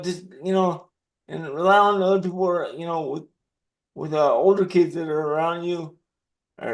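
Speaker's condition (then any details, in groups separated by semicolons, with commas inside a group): Cerebral palsy; dexterity issue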